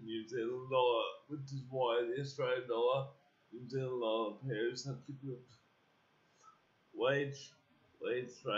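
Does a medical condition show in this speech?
Yes: cerebral palsy; uses wheelchair.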